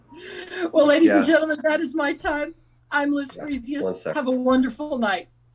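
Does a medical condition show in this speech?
No.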